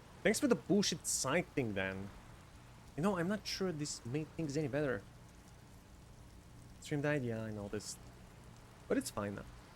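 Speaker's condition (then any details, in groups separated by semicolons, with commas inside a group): No condition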